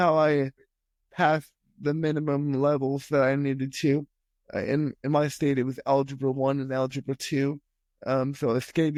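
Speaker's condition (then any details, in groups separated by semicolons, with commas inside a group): Spastic quadriplegic cerebral palsy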